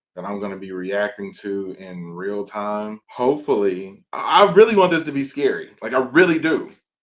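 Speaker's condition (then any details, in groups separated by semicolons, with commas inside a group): No condition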